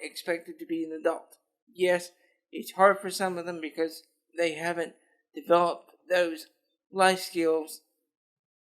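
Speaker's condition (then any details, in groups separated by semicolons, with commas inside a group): Cerebral palsy; lifelong physical disability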